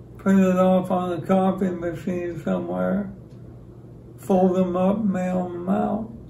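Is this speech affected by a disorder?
Yes: ALS; about 25 years since diagnosis.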